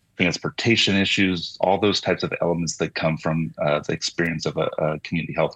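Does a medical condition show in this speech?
No.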